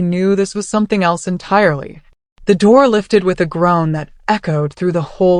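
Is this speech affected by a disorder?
No.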